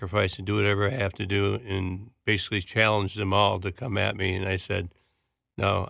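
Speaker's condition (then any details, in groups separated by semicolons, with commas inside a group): Parkinson's disease; left hand clutching about eight years before diagnosis, diagnosed within 2 days via friend Peter Secchia, Grand Rapids; speech tough, speech therapy with ahs before going on air, big and loud voice training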